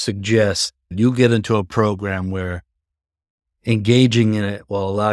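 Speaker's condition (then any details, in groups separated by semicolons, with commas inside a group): No condition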